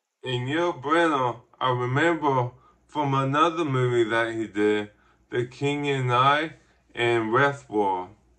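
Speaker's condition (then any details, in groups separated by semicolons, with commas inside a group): Ataxic cerebral palsy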